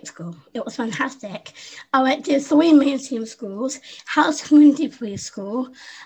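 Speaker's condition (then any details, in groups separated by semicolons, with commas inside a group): Down syndrome; congenital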